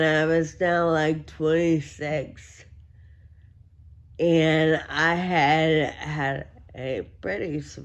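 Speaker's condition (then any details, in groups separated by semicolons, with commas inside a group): Friedreich ataxia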